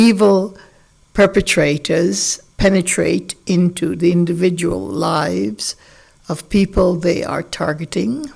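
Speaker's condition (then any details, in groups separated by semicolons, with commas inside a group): No condition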